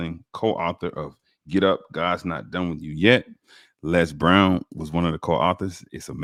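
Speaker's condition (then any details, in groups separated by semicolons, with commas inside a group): No condition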